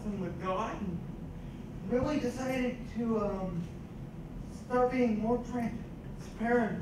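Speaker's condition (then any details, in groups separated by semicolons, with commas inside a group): Cerebral palsy; scoliosis, spinal rebuild surgery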